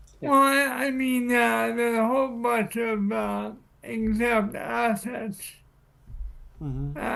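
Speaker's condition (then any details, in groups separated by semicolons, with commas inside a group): Cerebral palsy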